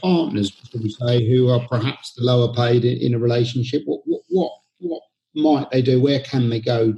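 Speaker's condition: No condition

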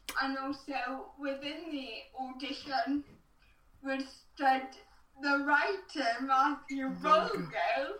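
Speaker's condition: Cerebral palsy

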